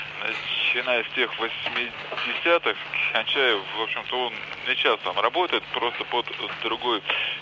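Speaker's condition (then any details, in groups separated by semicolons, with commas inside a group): Stuttering; stutter since childhood; on-air stutter removal session by Yuri Longo, caller says effect lasts only an hour; mild stutter, fluent repeating phrases during session, stuttering resumes afterward, possibly worsened by on-air nerves; prolonged sounds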